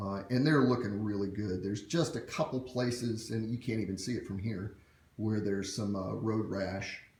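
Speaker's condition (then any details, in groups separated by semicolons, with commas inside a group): No condition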